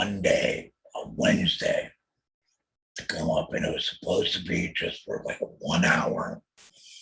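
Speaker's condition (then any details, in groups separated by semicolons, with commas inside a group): Total laryngectomy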